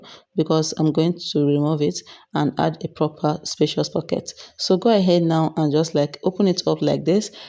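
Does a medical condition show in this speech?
No.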